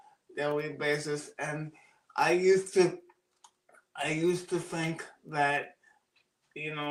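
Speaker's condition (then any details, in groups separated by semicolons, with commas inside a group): Cerebral palsy; oxygen loss at birth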